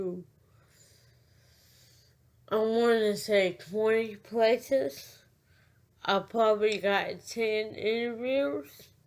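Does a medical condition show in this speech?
Yes: cerebral palsy.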